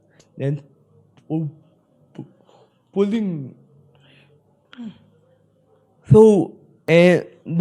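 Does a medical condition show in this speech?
Yes: spastic cerebral palsy.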